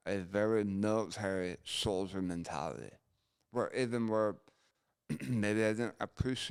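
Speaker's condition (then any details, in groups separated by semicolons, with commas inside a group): Gunshot injury to chin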